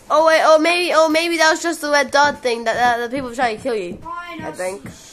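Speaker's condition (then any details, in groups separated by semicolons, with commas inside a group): No condition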